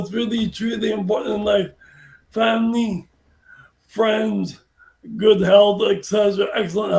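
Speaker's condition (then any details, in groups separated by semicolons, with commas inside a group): Brain injury; speech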